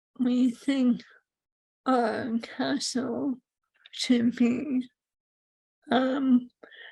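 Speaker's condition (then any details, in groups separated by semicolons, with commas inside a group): ALS; swallowing lost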